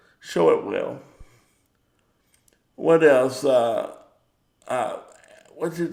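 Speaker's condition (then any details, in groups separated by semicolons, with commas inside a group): Cerebral palsy; power wheelchair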